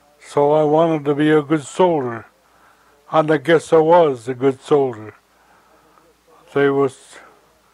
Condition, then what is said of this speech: Stroke. Then his speech slurred because of that stroke.